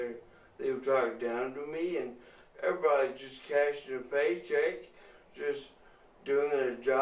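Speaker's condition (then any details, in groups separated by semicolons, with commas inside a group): Traumatic brain injury; accident, broken neck, neck surgery; 1 month hospital, 3 months rehab; talks a little funny, early ventilator, later room air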